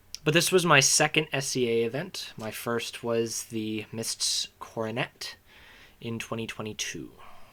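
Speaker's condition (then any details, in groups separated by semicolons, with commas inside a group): No condition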